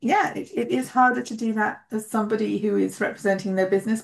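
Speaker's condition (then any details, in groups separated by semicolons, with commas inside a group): No condition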